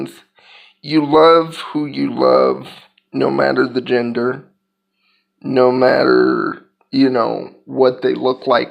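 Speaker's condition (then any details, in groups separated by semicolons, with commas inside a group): Cerebral palsy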